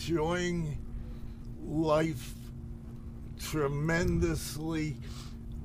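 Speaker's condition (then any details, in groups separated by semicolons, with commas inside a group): Parkinson's disease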